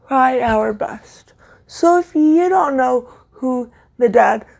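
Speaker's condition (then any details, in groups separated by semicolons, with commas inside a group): Cerebral palsy, severe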